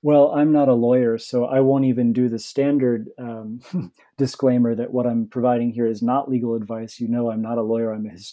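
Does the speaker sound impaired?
No.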